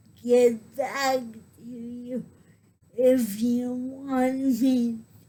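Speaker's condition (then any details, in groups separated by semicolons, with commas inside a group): Cerebral palsy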